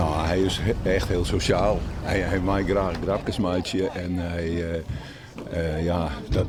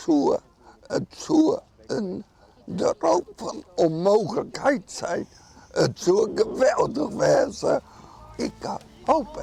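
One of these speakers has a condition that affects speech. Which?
The second: acquired brain injury; serious accident at young age; rows twice weekly.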